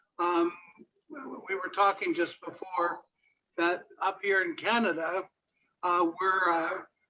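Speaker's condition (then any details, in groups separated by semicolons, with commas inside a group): No condition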